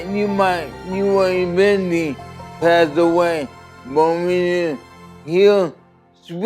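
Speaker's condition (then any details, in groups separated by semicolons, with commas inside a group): ALS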